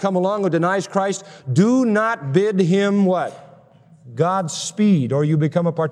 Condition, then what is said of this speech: No condition.